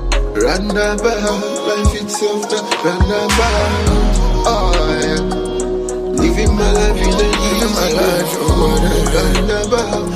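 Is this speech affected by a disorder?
No.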